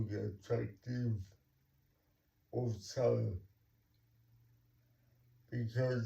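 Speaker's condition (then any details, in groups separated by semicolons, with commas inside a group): Cerebral palsy; talks slowly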